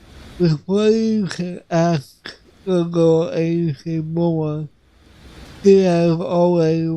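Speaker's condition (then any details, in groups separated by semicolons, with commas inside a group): Cerebral palsy; affects voice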